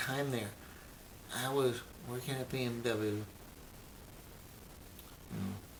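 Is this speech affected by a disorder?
Yes: brain injury; memory greatly affected.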